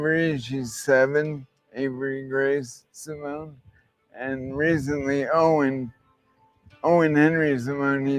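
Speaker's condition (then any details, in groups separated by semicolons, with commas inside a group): Traumatic brain injury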